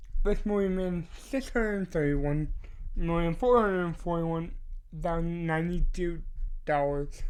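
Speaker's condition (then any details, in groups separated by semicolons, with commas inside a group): Cerebral palsy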